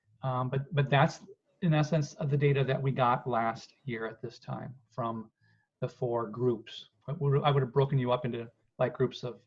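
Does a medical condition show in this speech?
No.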